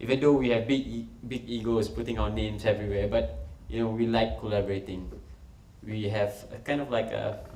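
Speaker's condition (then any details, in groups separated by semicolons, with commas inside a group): No condition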